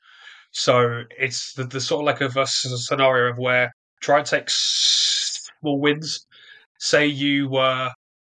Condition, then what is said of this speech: Stuttering. I'm trying to ignore the fact that I'm making those mistakes as I'm trying to think of what else to say.